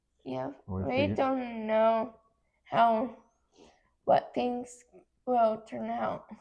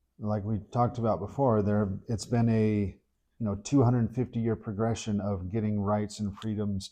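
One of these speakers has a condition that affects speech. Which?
The first: cerebral palsy; affects muscles.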